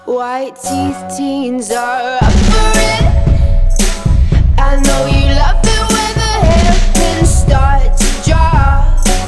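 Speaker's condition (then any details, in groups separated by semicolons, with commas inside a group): No condition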